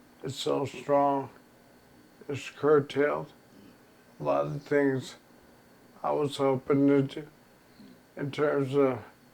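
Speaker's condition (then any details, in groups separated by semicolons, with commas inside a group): ALS; progressive terminal illness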